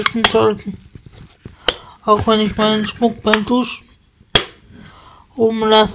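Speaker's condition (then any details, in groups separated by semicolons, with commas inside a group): Spasticity from birth; multiple sclerosis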